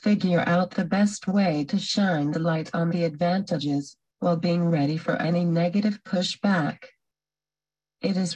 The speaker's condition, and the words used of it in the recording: No condition.